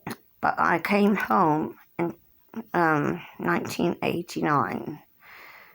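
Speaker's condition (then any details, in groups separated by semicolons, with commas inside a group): Cerebral palsy; since birth, hand tremors; age 57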